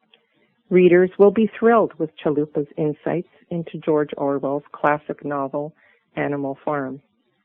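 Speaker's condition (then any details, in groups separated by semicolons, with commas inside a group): No condition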